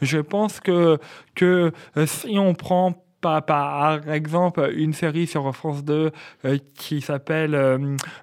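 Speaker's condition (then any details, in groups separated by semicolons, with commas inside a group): Stuttering; stuttering since age 4, first misdiagnosed as Gilles de la Tourette, cause hypothesized as several traumas; repeated sounds, repeated words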